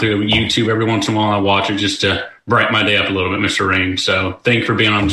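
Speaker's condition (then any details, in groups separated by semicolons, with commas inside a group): No condition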